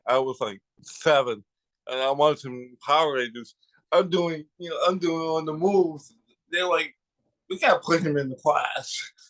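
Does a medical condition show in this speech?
Yes: cerebral palsy.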